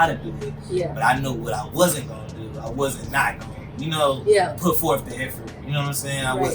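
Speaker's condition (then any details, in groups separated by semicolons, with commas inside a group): No condition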